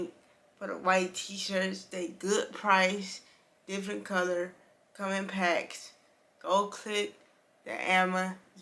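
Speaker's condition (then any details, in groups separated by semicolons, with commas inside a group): Cerebral palsy; wheelchair user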